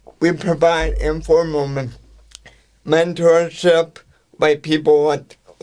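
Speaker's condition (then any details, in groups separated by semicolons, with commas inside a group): Cerebral palsy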